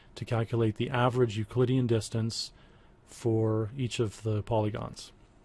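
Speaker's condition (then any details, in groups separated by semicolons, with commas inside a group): No condition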